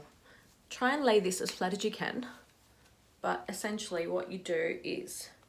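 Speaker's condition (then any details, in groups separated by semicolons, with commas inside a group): No condition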